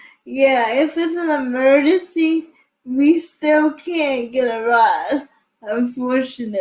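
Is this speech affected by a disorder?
Yes: cerebral palsy.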